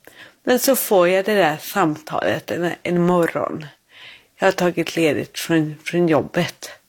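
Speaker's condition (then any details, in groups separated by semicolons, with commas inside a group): Cerebral palsy; born without heartbeat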